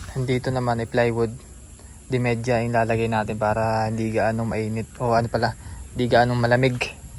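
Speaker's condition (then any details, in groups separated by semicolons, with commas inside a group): No condition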